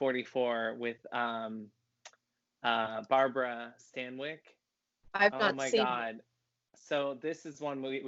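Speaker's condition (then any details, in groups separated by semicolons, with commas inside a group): No condition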